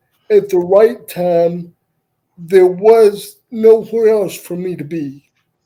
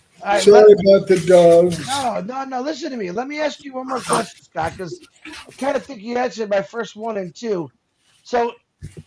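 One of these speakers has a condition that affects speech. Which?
The first: cerebral palsy; wheelchair user.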